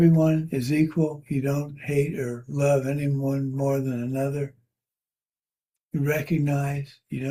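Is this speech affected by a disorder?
Yes: Parkinson's; tremor varies day to day.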